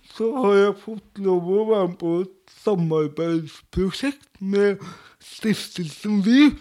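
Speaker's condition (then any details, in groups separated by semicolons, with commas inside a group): Cerebral palsy; speech difficulties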